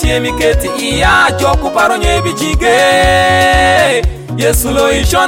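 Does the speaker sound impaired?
No.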